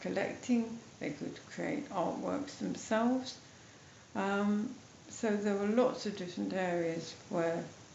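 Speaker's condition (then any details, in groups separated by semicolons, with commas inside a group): MND, mild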